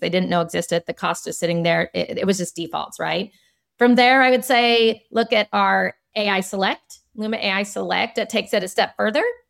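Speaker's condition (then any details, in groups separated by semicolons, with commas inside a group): No condition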